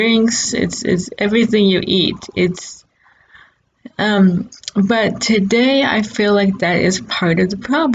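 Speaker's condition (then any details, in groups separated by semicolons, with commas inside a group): Cerebral palsy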